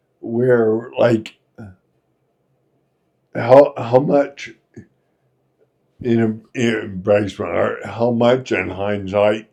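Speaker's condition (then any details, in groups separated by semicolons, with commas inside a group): Friedreich's ataxia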